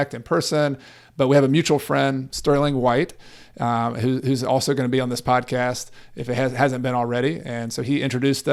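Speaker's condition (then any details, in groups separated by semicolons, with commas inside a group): No condition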